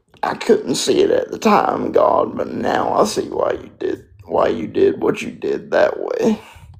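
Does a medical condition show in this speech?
Yes: spastic quadriplegic cerebral palsy.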